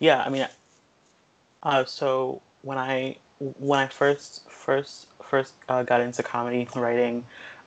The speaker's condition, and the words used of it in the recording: Stuttering. So I'm a person who stutters, as you can hear.